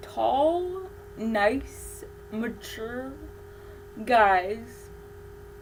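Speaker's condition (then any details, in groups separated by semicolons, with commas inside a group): Cerebral palsy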